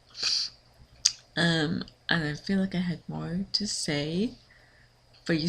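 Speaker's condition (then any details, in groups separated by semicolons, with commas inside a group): Cerebral palsy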